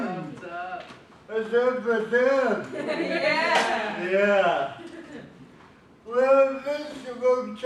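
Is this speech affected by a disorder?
Yes: cerebral palsy.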